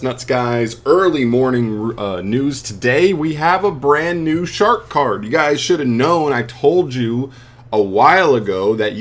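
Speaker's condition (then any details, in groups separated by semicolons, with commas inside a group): No condition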